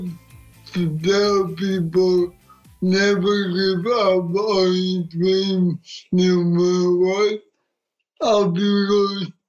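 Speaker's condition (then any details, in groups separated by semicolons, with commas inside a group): Cerebral palsy; adapted wheelchair boxer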